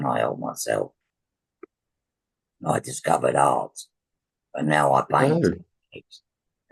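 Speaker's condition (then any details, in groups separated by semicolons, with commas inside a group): Laryngectomy for laryngeal cancer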